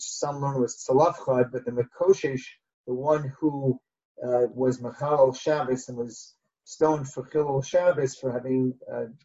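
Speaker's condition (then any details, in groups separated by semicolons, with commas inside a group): No condition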